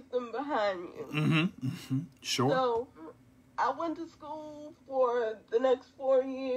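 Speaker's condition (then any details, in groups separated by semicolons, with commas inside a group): Quadriplegic cerebral palsy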